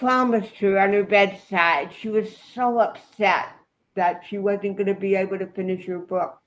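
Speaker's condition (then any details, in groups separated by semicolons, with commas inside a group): Cerebral palsy; affects body movements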